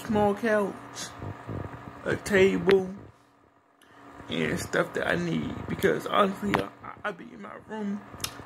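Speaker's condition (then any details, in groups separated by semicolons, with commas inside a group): Cerebral palsy; wheelchair user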